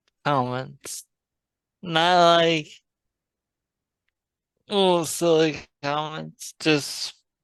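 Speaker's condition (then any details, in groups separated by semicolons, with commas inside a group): Traumatic brain injury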